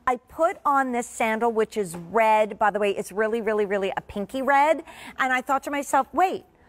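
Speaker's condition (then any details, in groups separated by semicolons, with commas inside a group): No condition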